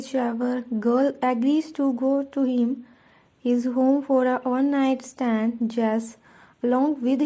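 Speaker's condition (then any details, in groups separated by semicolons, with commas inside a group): No condition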